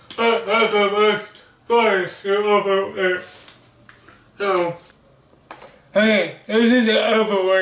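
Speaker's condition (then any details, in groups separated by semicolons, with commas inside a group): Cerebral palsy; body affected; speech disability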